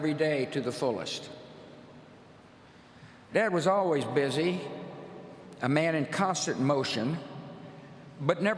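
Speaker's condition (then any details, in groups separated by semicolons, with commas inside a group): No condition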